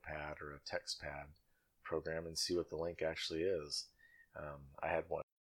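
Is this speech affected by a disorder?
No.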